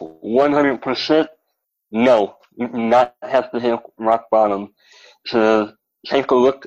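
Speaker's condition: Cleft lip and palate; rare congenital defect like Rudy Garcia's, malformed legs, double amputee, over 20 operations by age 6

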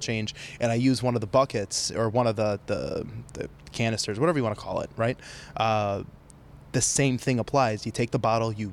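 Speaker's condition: No condition

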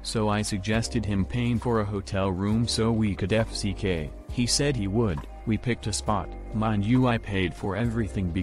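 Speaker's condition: No condition

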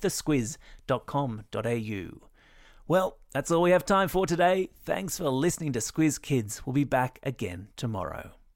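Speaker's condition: No condition

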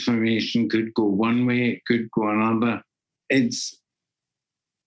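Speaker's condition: Parkinson's disease; can no longer sing or do theatre

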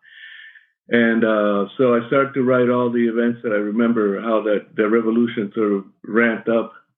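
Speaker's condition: Parkinson's; shaky voice, may stumble on words

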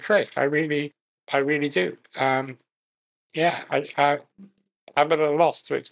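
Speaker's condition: Muscular dystrophy; very slowly progressive muscular dystrophy, severe physical disability, relies on voice control of devices; can just about speak, limited breath, eye gaze technology may come next after voice control; effortful enunciation, uses fewest words to conserve breath

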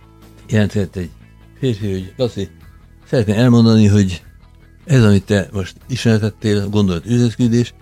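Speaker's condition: Parkinson's disease

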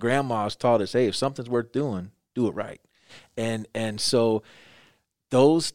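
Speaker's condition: No condition

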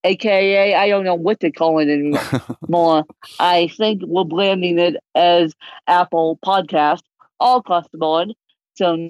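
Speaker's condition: Cerebral palsy, moderate; can talk

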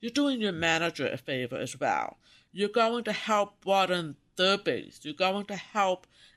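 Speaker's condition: Profound deafness; congenital, maternal rubella (German measles) in 1964 outbreak, about 30% hearing left ear, 40% right, tone deafness; interview over special high-tech phone equipment, colleague writes notes in meetings; pulled out of class weekly for speech therapy in school

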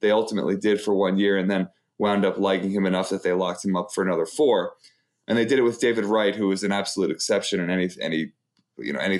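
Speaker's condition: No condition

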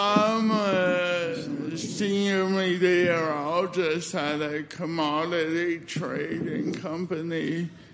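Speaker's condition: Spastic cerebral palsy; cord around neck cut oxygen at birth, Bridgewater, diagnosed 18 months, foot surgery, 93 physio sessions; obviously affected since childhood, much speech therapy, sounded asleep on phone, may be taken as drunk

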